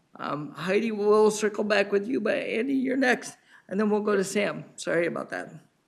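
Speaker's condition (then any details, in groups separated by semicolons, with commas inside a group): Cerebral palsy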